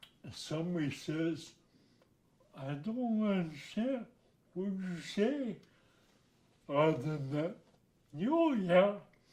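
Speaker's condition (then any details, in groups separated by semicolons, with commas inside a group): Spinocerebellar ataxia type 6, SCA6; hereditary, affects walking and speech; long-standing difficulty climbing steps, doing well; speech affected, speech symptoms began early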